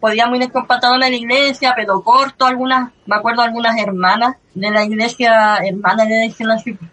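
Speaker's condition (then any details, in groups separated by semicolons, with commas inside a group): Cleft lip and palate; since early childhood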